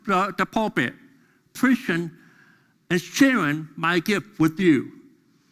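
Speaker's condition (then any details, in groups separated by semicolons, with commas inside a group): Deafness; deaf during school years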